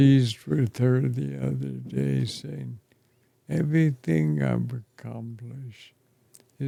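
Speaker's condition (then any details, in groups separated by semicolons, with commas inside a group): ALS; affects chest and throat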